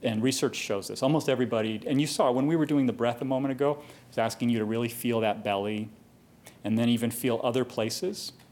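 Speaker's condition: No condition

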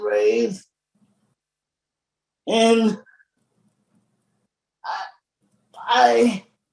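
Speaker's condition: Cerebral palsy; born very premature, staff help with Hoyer lift transfers in and out of bed; age 51

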